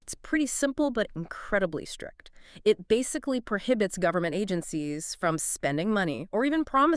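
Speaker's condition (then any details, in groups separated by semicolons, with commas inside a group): No condition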